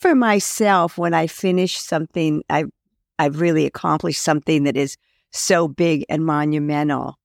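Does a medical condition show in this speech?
No.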